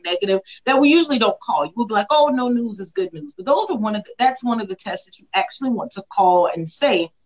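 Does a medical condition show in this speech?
No.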